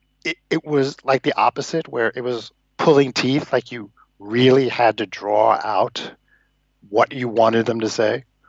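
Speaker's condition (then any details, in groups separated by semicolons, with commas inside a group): No condition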